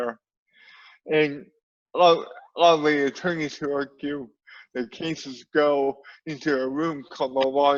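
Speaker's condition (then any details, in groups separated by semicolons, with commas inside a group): Cerebral palsy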